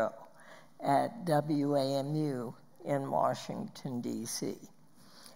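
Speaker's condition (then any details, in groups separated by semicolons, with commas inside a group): Spasmodic dysphonia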